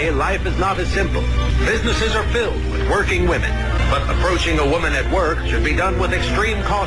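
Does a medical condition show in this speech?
No.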